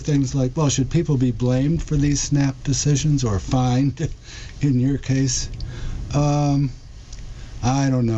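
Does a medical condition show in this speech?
Yes: Parkinson's disease; diagnosed almost 4 years ago; walking no longer automatic, must guide steps very consciously.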